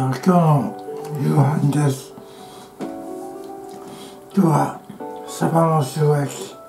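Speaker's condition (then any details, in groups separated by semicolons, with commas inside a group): Tongue cancer, glossectomy; voice hard to understand, eats meals fully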